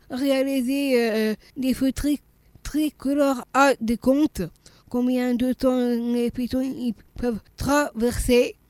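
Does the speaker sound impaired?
Yes: Down syndrome; swallowing problems, slowness, childhood speech therapy to tone tongue.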